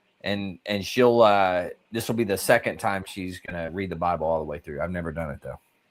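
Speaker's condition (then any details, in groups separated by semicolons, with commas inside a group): No condition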